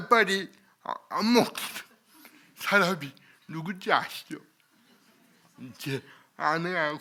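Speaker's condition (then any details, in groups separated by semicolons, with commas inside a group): Cerebral palsy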